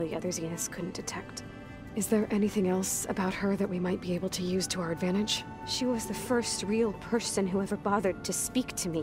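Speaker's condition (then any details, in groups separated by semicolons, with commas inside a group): No condition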